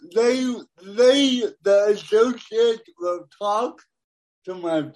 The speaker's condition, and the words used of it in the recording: Cerebral palsy. Every day, because of my speech impediment, I get discriminated against.